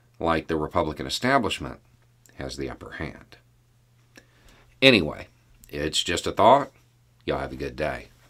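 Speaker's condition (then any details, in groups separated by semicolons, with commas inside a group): No condition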